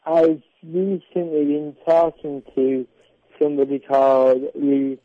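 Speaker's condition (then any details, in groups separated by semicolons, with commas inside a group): Cerebral palsy; diagnosed at birth, delayed developmental milestones, walked with walking frame, predicted lifelong electric wheelchair, prone to rounded shoulders; back muscle training straightened posture and brought shoulders back; predicted never to talk, parents paid for speech therapy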